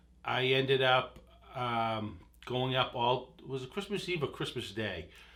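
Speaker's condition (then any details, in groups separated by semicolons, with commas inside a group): No condition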